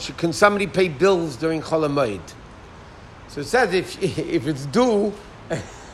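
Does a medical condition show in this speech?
No.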